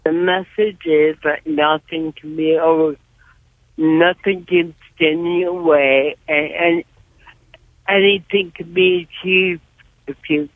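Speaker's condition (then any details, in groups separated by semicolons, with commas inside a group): Cerebral palsy, severe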